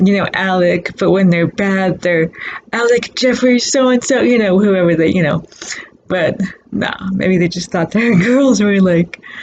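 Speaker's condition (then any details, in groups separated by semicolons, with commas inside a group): Cerebral palsy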